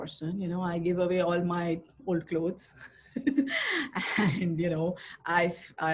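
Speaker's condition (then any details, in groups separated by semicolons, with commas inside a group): No condition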